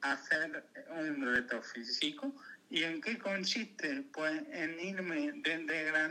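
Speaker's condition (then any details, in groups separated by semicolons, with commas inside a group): Cerebral palsy; caused by meningitis in birth canal during birth, lifelong physical motor disability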